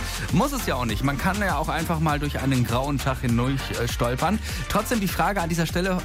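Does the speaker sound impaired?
No.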